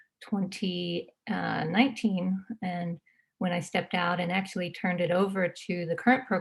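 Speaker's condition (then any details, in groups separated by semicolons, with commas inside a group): No condition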